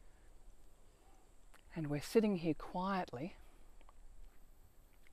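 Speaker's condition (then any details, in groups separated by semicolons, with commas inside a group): No condition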